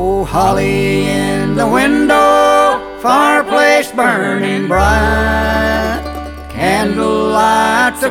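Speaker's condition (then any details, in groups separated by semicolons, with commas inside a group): No condition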